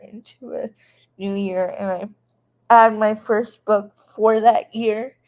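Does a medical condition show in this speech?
Yes: cerebral palsy; present from birth, paralysis with sensation intact.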